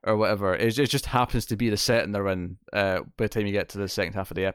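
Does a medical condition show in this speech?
No.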